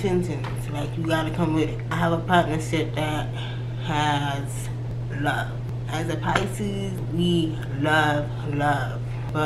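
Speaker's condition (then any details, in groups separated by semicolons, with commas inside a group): Cerebral palsy; from birth, left leg affected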